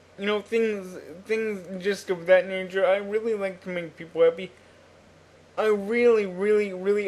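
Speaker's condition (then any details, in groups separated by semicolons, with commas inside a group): Cerebral palsy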